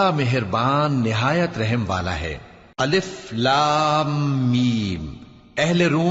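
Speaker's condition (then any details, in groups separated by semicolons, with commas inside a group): No condition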